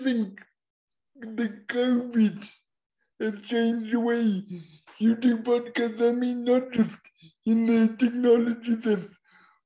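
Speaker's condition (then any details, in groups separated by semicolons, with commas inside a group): Cerebral palsy; voice described as unusual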